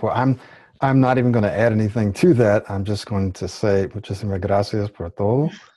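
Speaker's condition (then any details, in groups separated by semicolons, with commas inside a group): No condition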